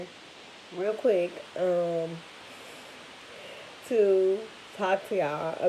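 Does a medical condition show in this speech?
Yes: cerebral palsy, spastic; now talking and breathing.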